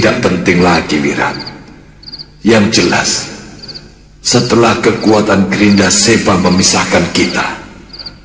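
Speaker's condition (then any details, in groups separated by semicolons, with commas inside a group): No condition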